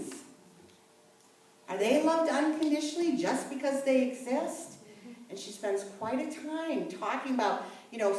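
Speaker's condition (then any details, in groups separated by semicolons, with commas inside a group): No condition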